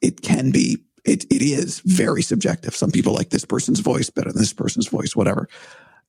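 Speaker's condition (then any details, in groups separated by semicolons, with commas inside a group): Vocal cord surgery; voice compromised, objectively worse than usual, unsure if voice returns to 100%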